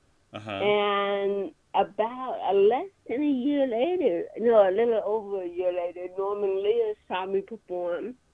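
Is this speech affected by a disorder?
Yes: cerebral palsy; talks differently because of cerebral palsy.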